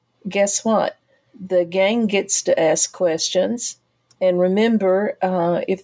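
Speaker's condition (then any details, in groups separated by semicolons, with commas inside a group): No condition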